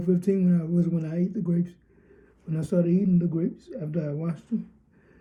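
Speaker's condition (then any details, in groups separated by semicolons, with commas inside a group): Cerebral palsy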